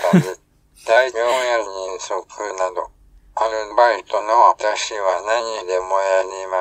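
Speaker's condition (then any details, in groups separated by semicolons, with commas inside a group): ALS, speech-generating device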